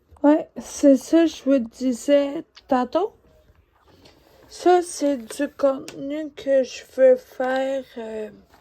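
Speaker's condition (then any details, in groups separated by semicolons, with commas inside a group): Ataxia; degenerative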